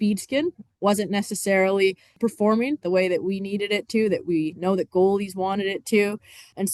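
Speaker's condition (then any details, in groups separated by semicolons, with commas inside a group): No condition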